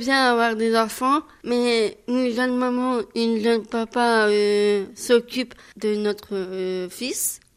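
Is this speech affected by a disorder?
Yes: Down syndrome; trisomy 21, woman aged 27.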